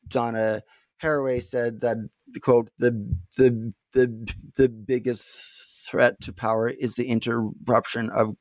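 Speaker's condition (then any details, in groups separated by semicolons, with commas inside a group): Stuttering; not stuttering much at time of recording; repeated words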